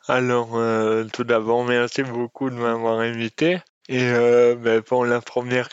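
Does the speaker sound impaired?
Yes: dystonia; congenital, from lack of brain oxygen at birth, diagnosed soon after, left forearm most affected; age 23, later worsening with new left arm pain, fluctuating pain, worse when tired; eloquence disorder caused by dystonia, alongside muscular disorder.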